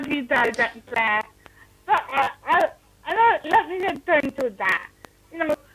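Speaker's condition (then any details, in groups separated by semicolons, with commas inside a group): Cerebral palsy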